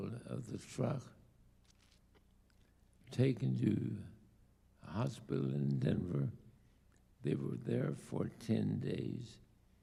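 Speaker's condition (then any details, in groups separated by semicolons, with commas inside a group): ALS; diagnosed about two years ago, late onset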